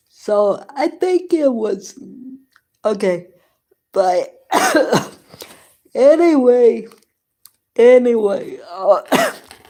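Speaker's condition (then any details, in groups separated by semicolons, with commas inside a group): Cerebral palsy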